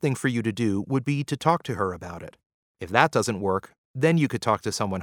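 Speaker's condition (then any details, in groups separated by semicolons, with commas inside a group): No condition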